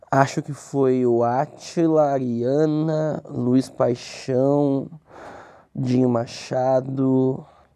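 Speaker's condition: Cleft lip; congenital cleft lip

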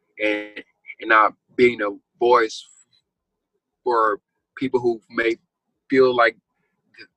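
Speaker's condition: Stuttering; stuttering since childhood; stutter audible in recording, formerly heavily hindered speaking; blocks

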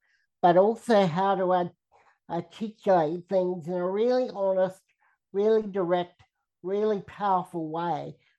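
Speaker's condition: Cerebral palsy, spastic quadriplegia

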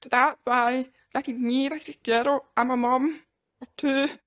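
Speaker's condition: Profoundly deaf; cochlear implant, Bluetooth microphone streaming to implant cuts background noise, relies on captions, chat box

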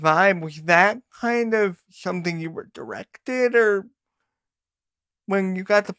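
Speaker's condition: Cerebral palsy; fast talking radio voice

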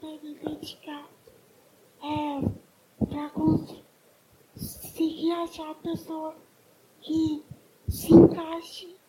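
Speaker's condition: Cerebral palsy; lesion less severe than others

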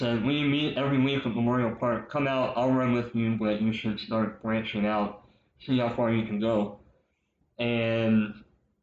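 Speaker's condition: Cleft lip and palate; congenital

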